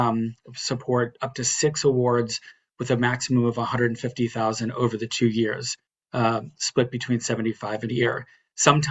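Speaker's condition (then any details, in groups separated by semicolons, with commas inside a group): No condition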